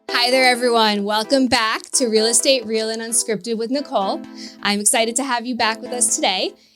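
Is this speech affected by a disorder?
No.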